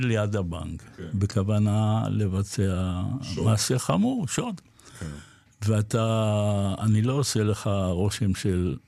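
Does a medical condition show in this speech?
Yes: Parkinson's disease; diagnosed after two road accidents ten months apart; recently diagnosed, makes body and daily life difficult, had to sell motorcycle.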